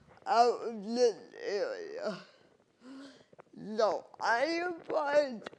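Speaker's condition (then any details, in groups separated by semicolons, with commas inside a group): Cerebral palsy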